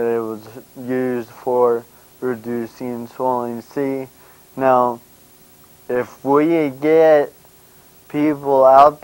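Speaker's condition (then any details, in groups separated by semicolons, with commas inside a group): Brain injury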